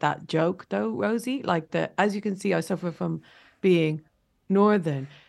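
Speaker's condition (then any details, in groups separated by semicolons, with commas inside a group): No condition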